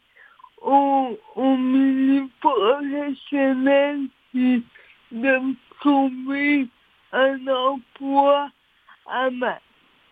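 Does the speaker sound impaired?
Yes: cerebral palsy; since birth, all four limbs affected.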